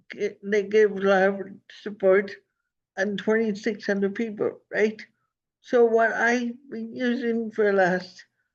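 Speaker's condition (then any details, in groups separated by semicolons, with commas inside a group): Cerebral palsy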